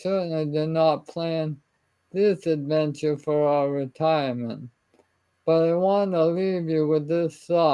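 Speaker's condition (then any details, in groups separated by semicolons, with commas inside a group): ALS; speech and swallowing trouble, weaker voice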